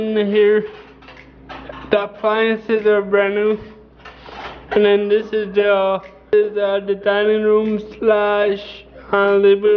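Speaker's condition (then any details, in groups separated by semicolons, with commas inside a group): Cerebral palsy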